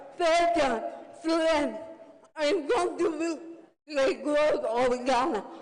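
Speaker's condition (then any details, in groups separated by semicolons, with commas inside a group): Cerebral palsy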